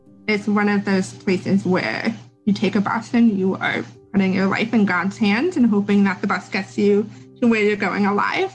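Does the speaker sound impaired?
Yes: deafness; reads lips, wears cochlear implants; cannot hear anything when implants are off; had speech therapy.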